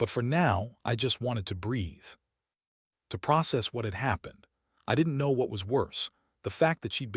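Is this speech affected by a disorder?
No.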